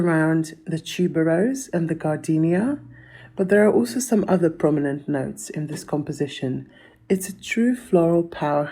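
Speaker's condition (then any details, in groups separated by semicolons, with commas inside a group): No condition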